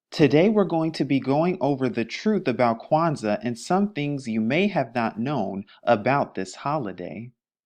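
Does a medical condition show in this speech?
No.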